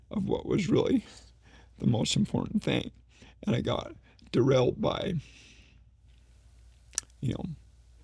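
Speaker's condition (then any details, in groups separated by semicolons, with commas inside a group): ALS; slowly progressing form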